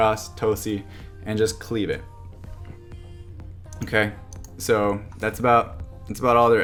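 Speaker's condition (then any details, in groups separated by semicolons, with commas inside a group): No condition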